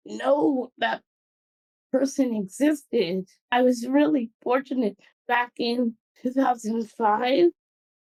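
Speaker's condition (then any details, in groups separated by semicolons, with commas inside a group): Cerebral palsy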